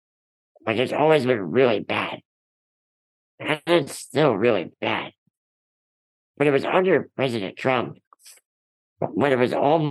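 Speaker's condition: Ullrich congenital muscular dystrophy, Ullrich congenital, collagen 6A3; needs daily help with dressing, grooming and bathing

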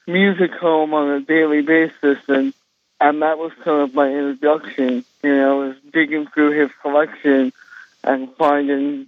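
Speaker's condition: Cerebral palsy; congenital

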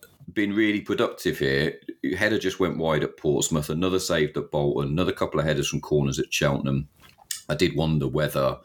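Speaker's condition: No condition

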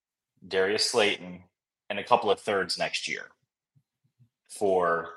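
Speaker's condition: No condition

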